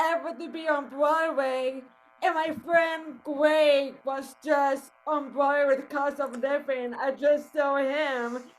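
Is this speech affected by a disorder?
Yes: cerebral palsy; voice affected.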